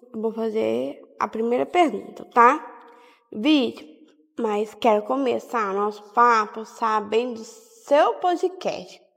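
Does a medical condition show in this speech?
Yes: Down syndrome; diagnosed at birth.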